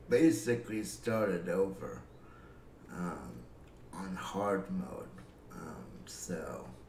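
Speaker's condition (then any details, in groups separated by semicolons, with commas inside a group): Cerebral palsy; affects muscle coordination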